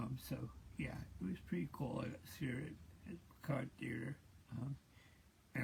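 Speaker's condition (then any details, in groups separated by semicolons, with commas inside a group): Cerebral palsy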